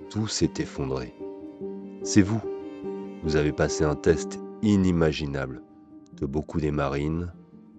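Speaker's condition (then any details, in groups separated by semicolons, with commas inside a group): No condition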